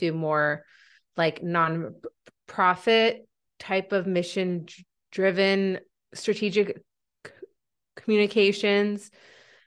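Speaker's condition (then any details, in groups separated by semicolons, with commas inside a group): Stuttering; stutter since childhood, speech therapy from very young age focused on hiding stutter; very disfluent day, stutters more freely, unlearning avoidance habits; repeats consonants, fluency varies unpredictably day to day, avoids robotic-sounding therapy technique; prolonged sounds, blocks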